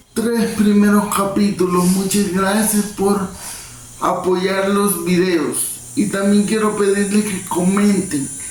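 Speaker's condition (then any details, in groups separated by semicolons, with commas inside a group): Cerebral palsy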